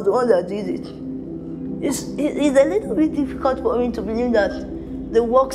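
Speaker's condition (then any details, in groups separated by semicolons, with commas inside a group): Severe cerebral palsy; uses wheelchair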